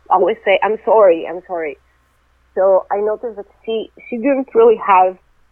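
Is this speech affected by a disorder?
No.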